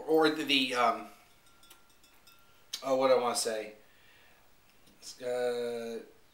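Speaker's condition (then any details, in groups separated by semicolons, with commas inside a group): No condition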